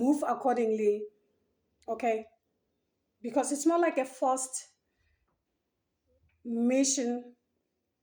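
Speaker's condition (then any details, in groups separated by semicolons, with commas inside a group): No condition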